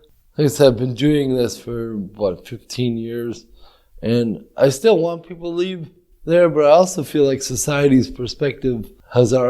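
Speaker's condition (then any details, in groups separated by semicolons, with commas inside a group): Cerebral palsy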